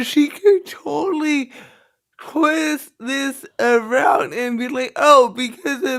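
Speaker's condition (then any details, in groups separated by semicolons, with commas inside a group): Cerebral palsy; from birth, affects walking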